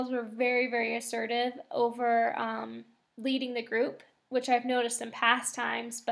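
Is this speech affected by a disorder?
No.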